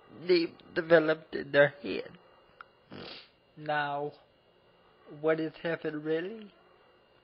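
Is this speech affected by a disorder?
Yes: cerebral palsy.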